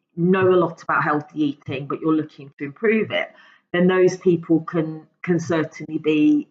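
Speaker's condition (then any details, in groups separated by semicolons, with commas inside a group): No condition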